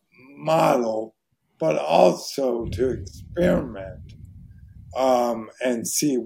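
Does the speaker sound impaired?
Yes: ALS; voice very hoarse.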